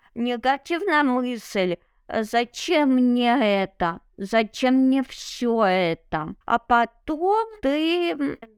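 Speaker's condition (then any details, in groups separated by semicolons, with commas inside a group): Cerebral palsy; no wheelchair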